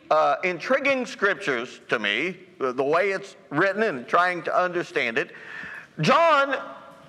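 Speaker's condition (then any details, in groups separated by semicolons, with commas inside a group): No condition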